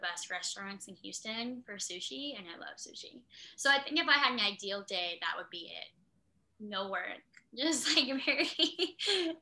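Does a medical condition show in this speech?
Yes: cleft lip and palate; speech returned faster than other abilities.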